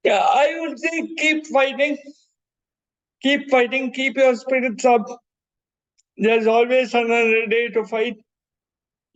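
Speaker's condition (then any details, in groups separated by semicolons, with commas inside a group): Cerebral palsy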